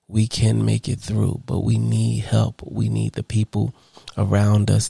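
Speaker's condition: No condition

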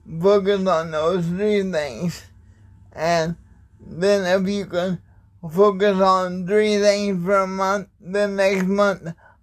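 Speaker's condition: Cerebral palsy

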